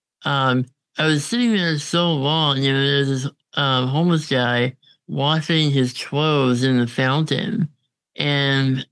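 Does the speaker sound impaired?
Yes: congenital muscular dystrophy; diagnosed at 6 months, chronically physically disabled, doctor predicted inability to thrive.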